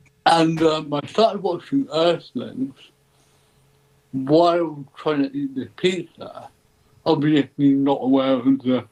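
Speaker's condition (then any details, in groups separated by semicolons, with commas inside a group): Cerebral palsy; ataxic type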